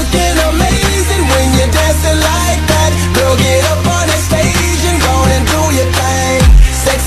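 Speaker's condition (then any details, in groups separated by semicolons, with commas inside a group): No condition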